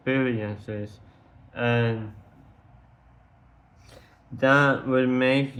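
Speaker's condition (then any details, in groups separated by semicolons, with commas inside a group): Tongue cancer surgery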